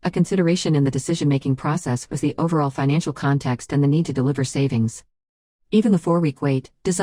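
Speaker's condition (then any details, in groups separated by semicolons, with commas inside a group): No condition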